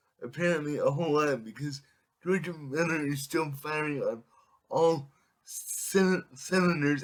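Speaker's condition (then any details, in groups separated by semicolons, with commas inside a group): Cerebral palsy; affects all muscles; able to speak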